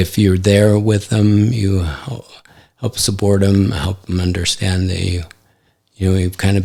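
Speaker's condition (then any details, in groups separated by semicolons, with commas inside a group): ALS; affects hand function; recently diagnosed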